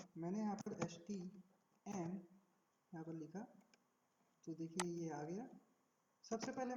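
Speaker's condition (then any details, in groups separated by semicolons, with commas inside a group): No condition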